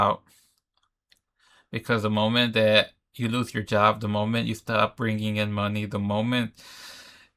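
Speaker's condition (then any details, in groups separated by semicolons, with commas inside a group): No condition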